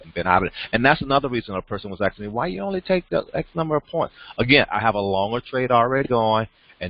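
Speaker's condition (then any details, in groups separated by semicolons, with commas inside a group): No condition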